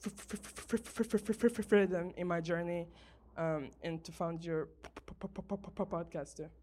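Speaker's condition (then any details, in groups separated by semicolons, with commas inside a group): Stuttering; lifelong stutter, taken by mother to doctor around age 10, told it would pass; repeated sounds, prolonged sounds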